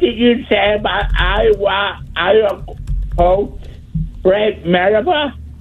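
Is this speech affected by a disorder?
Yes: speech impediment; tries to talk really clearly.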